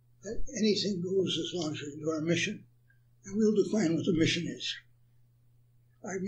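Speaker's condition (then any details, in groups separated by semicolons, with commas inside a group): Parkinson's; attributed to Agent Orange exposure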